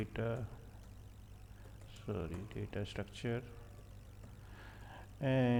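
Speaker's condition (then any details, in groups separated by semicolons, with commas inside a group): No condition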